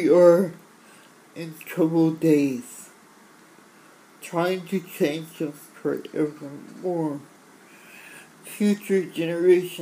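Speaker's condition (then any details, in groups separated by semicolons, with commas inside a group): Athetoid cerebral palsy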